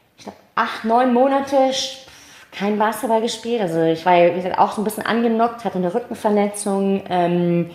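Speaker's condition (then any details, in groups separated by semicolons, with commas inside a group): Cleft palate, mild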